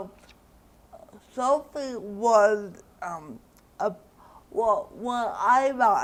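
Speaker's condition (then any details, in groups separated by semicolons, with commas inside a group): Cerebral palsy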